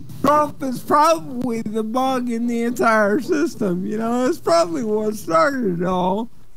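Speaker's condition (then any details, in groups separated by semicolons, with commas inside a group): Cerebral palsy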